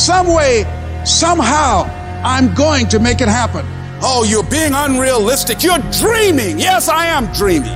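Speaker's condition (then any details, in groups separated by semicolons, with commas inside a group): No condition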